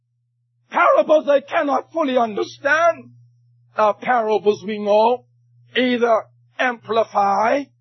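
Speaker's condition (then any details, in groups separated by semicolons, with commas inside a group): No condition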